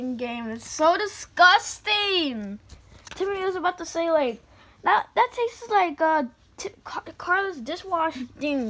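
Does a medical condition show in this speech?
No.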